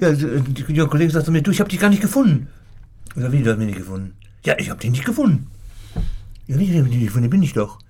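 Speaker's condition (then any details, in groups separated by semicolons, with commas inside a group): Parkinson's disease; shrinking handwriting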